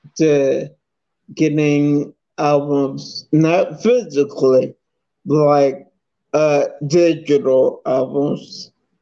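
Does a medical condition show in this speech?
Yes: multiple sclerosis.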